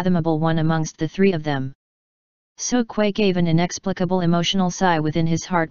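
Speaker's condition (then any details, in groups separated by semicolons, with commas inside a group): No condition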